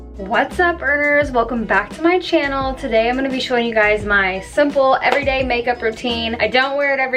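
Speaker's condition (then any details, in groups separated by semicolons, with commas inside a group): No condition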